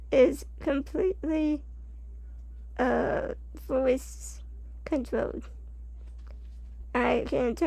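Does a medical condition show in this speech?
Yes: spinal muscular atrophy type 2.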